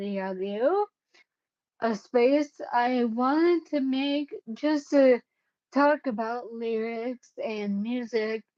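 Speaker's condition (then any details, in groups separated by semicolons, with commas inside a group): Cerebellar ataxia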